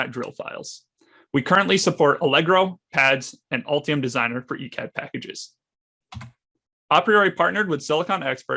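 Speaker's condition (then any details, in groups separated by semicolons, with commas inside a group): No condition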